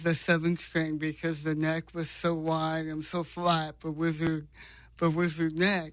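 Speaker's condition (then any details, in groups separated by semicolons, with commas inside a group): Cerebral palsy; congenital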